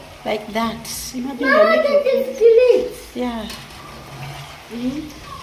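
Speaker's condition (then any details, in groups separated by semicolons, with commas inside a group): No condition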